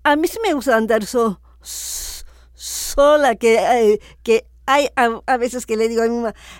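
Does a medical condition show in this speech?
Yes: Down syndrome; adult woman.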